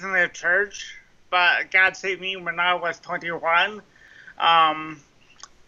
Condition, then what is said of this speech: Cerebral palsy. First of all, I want to apologize to my listeners for sounding like a drive-through speaker box from Wendy's.